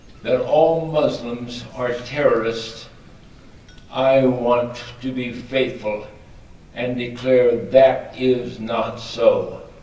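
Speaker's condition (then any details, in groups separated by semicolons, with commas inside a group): ALS; extremely weak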